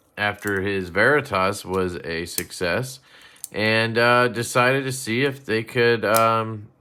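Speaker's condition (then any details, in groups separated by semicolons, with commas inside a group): No condition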